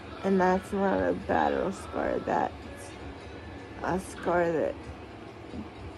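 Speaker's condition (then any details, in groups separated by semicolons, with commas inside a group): Cerebral palsy; sounds out of breath after therapy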